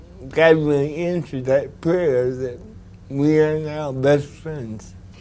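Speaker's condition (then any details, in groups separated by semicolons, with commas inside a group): Cerebral palsy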